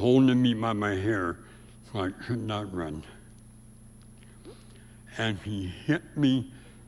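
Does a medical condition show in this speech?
Yes: severe speech impediment; from early childhood, could not talk at all as young child, first operation in North Dakota hospital; white woman taught tongue movement, chewing food and speaking, impediment heard on radio.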